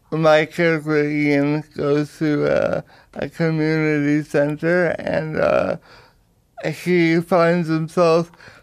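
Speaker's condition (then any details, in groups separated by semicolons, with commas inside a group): Cerebral palsy; power wheelchair user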